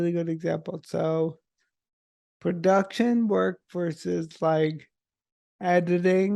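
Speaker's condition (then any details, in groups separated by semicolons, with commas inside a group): Multiple sclerosis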